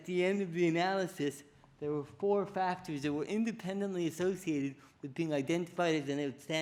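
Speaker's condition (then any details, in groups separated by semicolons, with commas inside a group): Cerebral palsy; affects movement and speech, delayed walking and talking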